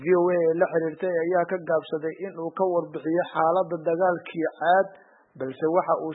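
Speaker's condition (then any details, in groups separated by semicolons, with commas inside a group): No condition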